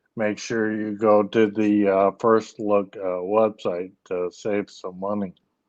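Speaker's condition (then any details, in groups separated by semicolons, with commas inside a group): ALS; speech issues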